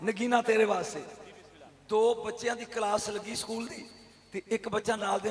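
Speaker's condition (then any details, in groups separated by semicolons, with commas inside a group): No condition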